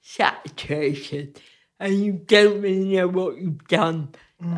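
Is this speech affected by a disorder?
Yes: cerebral palsy; careful movement needed.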